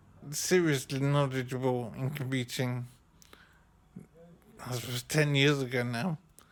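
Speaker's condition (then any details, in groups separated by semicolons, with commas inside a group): Brain injury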